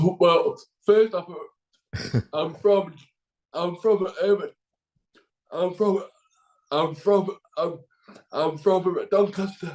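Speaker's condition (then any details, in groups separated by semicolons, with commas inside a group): Cerebral palsy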